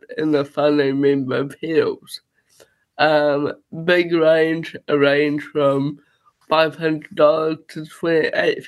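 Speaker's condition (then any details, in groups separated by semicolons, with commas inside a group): Cerebral palsy; rides trike since age 5 for mobility and independence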